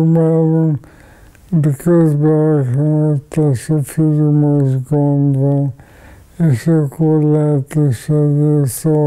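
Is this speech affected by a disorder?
Yes: ALS.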